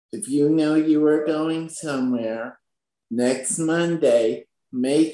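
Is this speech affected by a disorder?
Yes: spastic quadriplegic cerebral palsy; from birth, born at 27 weeks gestation, now 23 years old.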